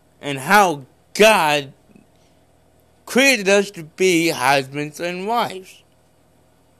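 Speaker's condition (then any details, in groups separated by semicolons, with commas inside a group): Cerebral palsy; no known medical cause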